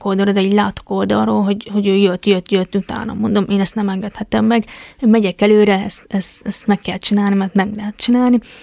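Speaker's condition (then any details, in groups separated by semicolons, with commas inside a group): Deafness; congenital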